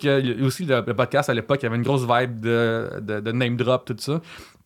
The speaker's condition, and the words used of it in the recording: Stuttering. Genre, je me voyais comme le boulet de Trois-Bières, puis le monde qu'on comprend pas.